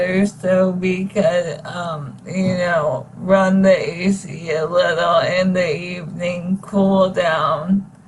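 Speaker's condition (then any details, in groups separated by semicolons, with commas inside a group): ALS; no ventilator needed yet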